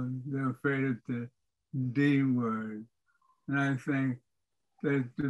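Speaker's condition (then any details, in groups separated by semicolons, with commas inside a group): Parkinson's disease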